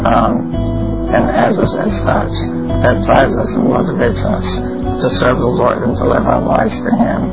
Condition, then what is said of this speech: Spinal muscular atrophy. I'm really dependent upon my voice for everything now.